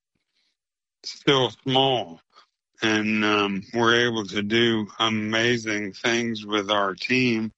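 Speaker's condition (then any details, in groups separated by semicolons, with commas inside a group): ALS; slower progression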